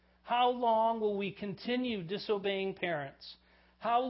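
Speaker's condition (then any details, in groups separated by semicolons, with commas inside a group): No condition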